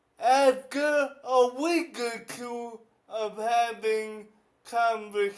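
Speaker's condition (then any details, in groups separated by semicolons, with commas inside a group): Cerebral palsy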